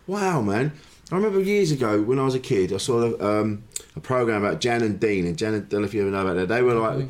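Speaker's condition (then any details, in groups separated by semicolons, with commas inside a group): No condition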